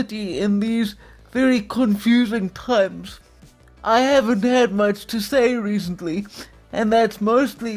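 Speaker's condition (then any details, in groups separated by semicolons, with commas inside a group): Quadriplegic cerebral palsy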